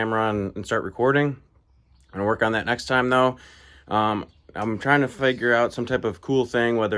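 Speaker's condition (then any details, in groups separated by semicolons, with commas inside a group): No condition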